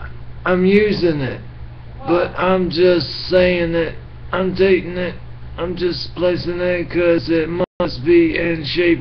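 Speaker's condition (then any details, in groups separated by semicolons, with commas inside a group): Brain injury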